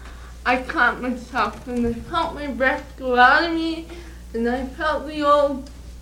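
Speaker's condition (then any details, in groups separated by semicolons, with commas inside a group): Cerebral palsy; weak loose muscles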